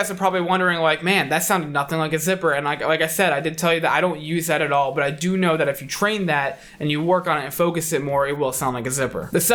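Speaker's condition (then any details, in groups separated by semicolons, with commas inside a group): No condition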